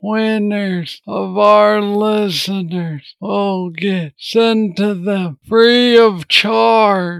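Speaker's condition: Parkinson's disease; young onset, diagnosed at 35; clear on good days, slurred words when off, intelligibility varies between episodes

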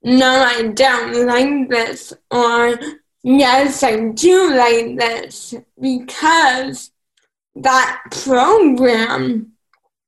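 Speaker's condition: Cerebral palsy; some mental developmental delay

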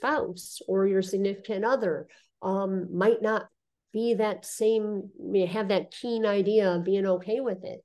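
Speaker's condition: Cleft lip and palate; after reconstructive surgery

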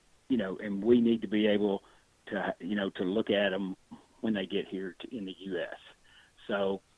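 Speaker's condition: No condition

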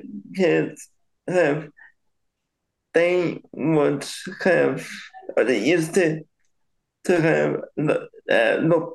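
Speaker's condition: Cerebral palsy; very slightly delayed speech

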